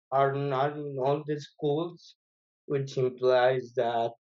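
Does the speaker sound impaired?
Yes: infantile cerebral palsy; event at cesarean birth, weakness walking, standing, walked from age three, exams in Mexico.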